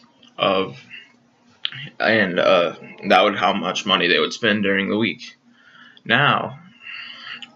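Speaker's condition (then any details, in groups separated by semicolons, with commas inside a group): No condition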